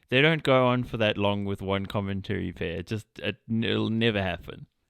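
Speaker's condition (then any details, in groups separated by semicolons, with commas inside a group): No condition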